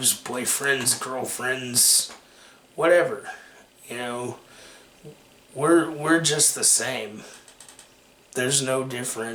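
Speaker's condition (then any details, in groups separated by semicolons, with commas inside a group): Cerebral palsy; takes medication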